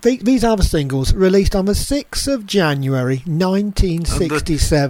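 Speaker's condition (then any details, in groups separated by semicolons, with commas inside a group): No condition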